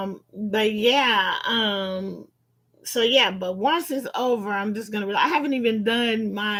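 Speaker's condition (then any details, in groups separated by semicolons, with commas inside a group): No condition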